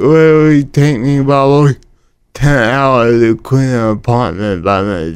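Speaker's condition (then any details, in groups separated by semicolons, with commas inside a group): Cerebral palsy; talking affected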